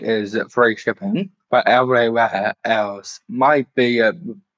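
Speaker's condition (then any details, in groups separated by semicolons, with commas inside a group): Down syndrome; later diagnosed with autism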